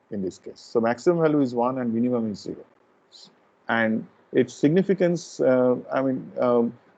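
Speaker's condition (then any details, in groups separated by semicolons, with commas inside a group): No condition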